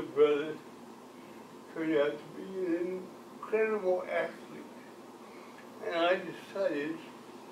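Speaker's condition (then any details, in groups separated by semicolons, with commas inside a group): Cerebral palsy; from birth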